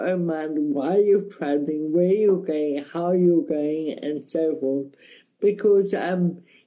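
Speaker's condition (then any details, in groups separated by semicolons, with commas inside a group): Cerebral palsy, mild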